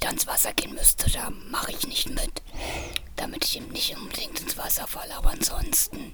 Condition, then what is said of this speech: Throat cancer. Meine Einschränkungen sind, wie man es ja leider hört, mit den Stimmbändern durch die Bestrahlung und die Vernarbungen.